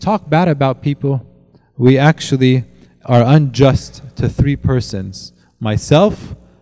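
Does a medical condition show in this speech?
No.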